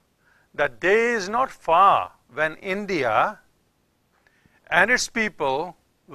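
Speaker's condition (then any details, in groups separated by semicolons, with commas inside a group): No condition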